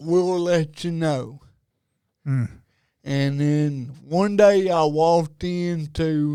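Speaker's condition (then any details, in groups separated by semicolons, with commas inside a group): Cerebral palsy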